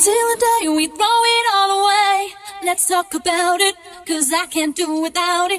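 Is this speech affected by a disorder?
No.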